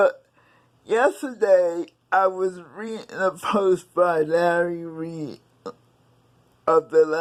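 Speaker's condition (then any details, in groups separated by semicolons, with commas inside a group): Cerebral palsy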